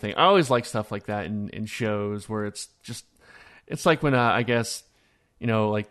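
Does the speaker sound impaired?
No.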